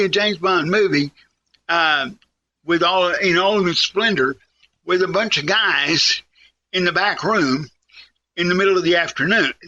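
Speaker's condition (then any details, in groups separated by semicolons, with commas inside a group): Cerebral palsy; can still talk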